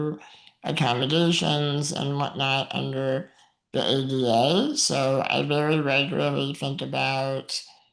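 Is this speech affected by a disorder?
Yes: muscular dystrophy; uses wheelchair.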